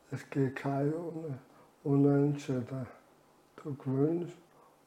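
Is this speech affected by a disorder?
Yes: ALS; reduced air makes talking effortful.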